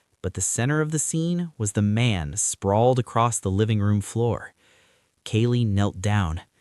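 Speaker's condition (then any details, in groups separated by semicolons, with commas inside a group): No condition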